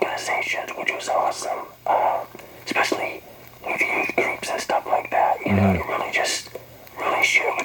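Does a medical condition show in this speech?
Yes: young onset Parkinson's; diagnosed at age 41, first suspected Lou Gehrig's disease, undiagnosed for a year, right arm not swinging; uses voice amplifier to be heard; very quiet voice sounding like whispering, inaudible without voice amplifier, speaks into amplifier.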